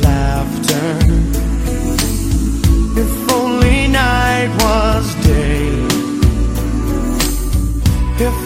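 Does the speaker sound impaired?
No.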